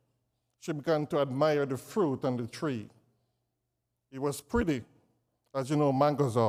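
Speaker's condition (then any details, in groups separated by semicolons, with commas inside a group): No condition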